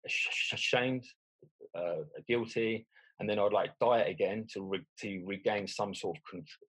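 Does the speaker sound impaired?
Yes: stammer; stammer since childhood, not caused by fighting per host, past speech therapy; stammer present during podcast, daily struggle, sometimes hard to articulate; avoids certain words, speech speeds up when nervous, hard to say exactly what intended; here repeated sounds.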